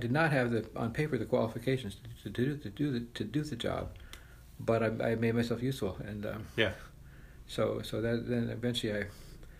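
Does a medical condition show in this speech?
Yes: Parkinson's disease; Parkinson's disease for quite a while; traveling increasingly difficult.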